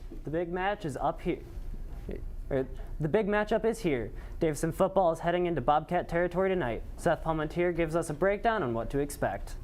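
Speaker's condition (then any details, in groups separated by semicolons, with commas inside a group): No condition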